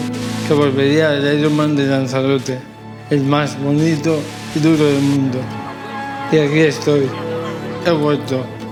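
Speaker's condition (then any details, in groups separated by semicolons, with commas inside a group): Amyotrophic lateral sclerosis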